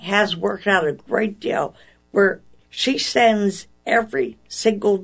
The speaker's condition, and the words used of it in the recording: Ataxia. I've been stopped by several policemen saying, "I don't think you should drink anymore, ma'am."